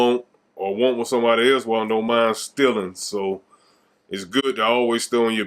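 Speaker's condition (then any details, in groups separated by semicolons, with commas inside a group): No condition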